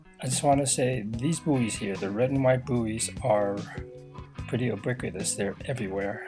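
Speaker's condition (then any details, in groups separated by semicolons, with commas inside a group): No condition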